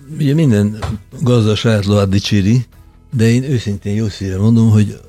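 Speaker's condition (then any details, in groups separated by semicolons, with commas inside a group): Parkinson's disease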